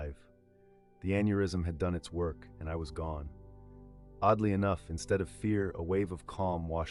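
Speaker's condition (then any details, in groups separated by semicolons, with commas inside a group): No condition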